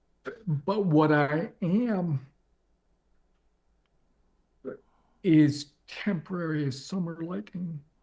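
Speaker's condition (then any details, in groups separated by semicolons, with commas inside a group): ALS; progressive, onset leg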